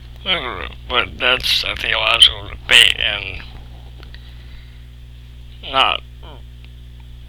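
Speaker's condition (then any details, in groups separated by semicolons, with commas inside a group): Cerebral palsy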